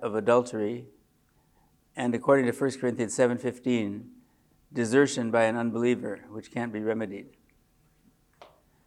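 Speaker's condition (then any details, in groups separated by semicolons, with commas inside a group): Parkinson's disease; age 74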